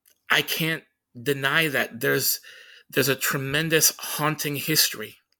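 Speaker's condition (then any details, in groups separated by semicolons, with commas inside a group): Stutter; stuttering during conversation; repeated words, prolonged sounds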